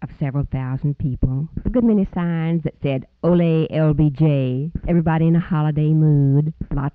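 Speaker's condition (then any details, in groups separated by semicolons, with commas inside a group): No condition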